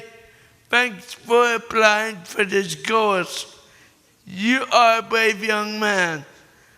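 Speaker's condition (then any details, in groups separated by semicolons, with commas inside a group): Cerebral palsy; born premature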